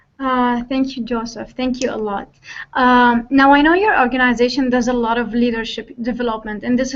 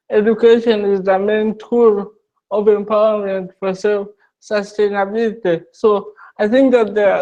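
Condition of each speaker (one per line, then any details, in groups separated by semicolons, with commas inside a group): No condition
Cerebral palsy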